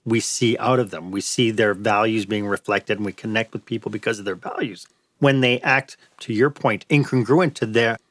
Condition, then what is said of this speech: No condition.